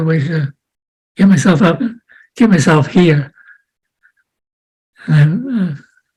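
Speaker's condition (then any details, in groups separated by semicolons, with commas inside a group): Parkinson's disease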